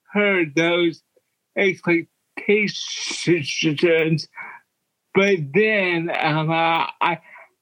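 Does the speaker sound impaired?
Yes: cerebral palsy; wheelchair user; speech impediment, speaks slowly and deliberately.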